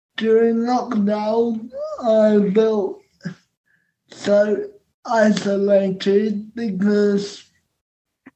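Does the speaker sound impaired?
Yes: cerebral palsy; cerebral palsy present essentially all life; spasms, on medication three times daily after food.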